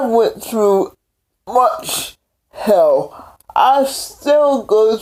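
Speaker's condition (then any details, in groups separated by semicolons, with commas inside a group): Cerebral palsy; several unnoticed strokes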